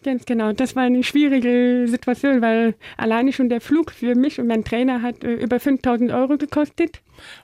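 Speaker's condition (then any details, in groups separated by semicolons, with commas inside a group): Deafness; deaf from birth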